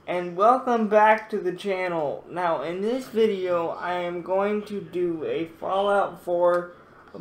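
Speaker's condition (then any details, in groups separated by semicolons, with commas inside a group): Cerebral palsy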